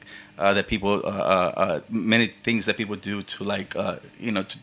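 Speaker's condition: Stuttering; intermittent stutter, cause unknown, possibly tiredness or teasing, formerly avoided speaking from embarrassment; stutters at times, apologises and laughs at self to reset, stutter then goes away; repeated sounds, prolonged sounds

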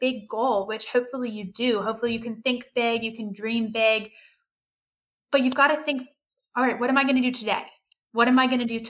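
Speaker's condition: No condition

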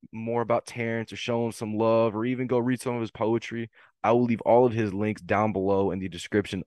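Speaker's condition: No condition

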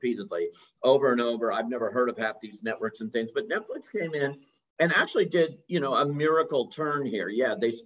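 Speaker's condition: No condition

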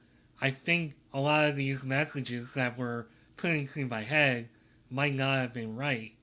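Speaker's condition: Cleft lip and palate

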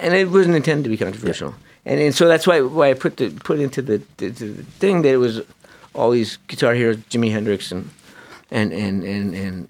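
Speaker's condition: Parkinson's disease; young onset

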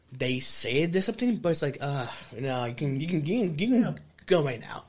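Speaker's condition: Stutter; stutter since childhood, speech therapist in school; still has a stutter; no stuttering when performing in wrestling ring; repeated words

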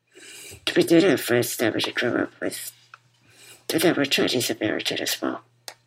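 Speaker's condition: Muscular dystrophy; congenital, diagnosed as toddler, relies on others for daily living, later tracheostomy, 24-hour ventilator, speech lost; bipap machine audible while speaking

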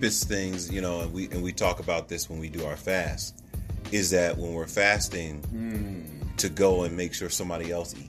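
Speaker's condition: No condition

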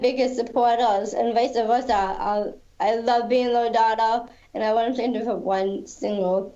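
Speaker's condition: Down syndrome; reads and speaks better than sings

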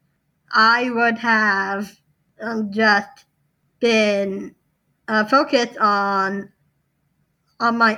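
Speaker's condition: Down syndrome

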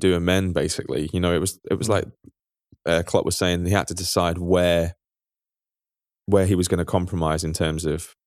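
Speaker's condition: No condition

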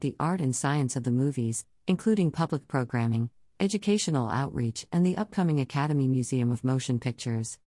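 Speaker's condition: No condition

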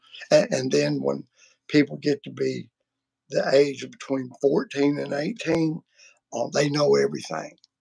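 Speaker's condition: Vocal cord surgery; including laser treatment

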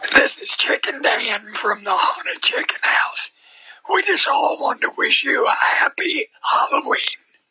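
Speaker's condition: Voice damage from cancer; raspy voice

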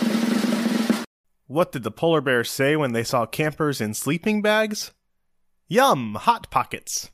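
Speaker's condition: No condition

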